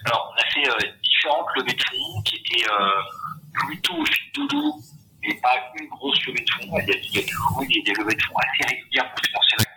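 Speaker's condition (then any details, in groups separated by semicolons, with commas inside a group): No condition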